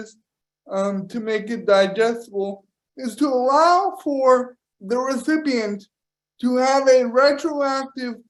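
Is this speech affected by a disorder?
Yes: cerebral palsy; power wheelchair.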